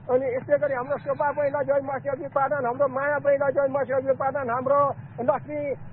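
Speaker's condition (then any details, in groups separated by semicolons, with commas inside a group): No condition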